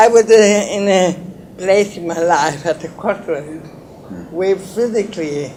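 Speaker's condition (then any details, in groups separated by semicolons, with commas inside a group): Cerebral palsy; lifelong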